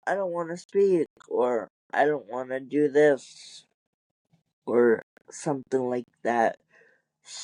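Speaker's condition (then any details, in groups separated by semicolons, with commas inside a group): Cerebral palsy; wheelchair user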